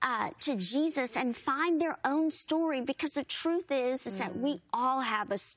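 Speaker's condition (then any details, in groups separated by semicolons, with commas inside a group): Bilateral cleft lip and palate; congenital severe bilateral cleft lip and palate, born in Guatemala mountains, unable to nurse as newborn, not expected to hear or speak; hard to understand as a child, needed interpreters, singing voice strong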